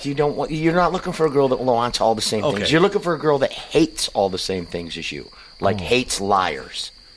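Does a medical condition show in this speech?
No.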